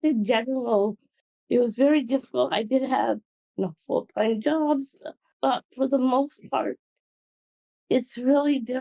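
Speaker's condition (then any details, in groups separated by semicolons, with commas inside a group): Cerebral palsy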